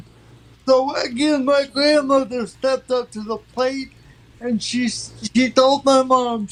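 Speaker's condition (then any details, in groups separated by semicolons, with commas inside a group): Cerebral palsy; from birth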